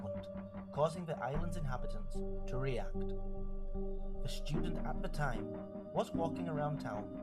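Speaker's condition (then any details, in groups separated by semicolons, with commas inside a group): No condition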